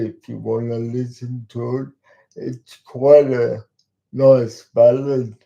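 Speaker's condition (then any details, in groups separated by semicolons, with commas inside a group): Cerebral palsy; talks slowly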